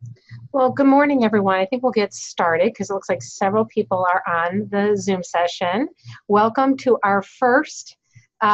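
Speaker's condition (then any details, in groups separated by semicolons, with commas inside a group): No condition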